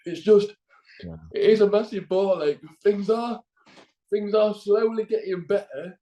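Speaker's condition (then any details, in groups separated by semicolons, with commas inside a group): Cerebral palsy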